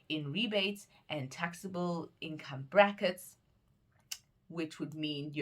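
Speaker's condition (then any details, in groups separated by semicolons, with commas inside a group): No condition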